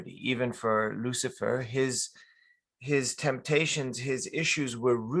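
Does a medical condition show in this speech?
No.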